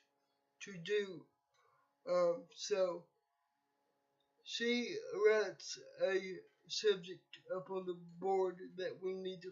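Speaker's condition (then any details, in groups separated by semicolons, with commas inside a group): Cerebral palsy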